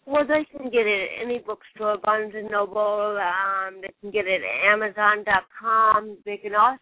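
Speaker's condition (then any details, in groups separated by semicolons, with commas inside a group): Cerebral palsy; since birth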